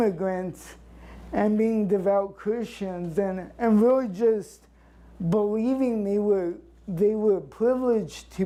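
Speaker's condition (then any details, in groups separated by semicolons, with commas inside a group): Cerebral palsy; since birth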